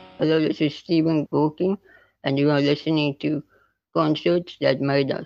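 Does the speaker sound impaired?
Yes: spinal muscular atrophy type 2; less progressive than type 1.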